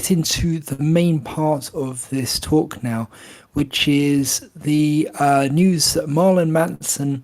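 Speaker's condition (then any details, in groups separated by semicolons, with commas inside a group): No condition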